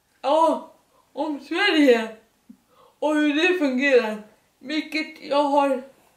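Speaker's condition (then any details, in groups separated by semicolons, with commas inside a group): Dyskinetic cerebral palsy; dyskinetic form, severe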